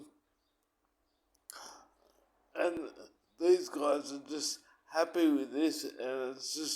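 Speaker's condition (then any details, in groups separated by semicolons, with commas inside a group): Cerebral palsy; uses wheelchair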